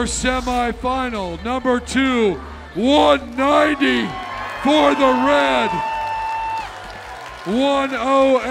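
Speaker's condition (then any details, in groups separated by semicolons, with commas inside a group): No condition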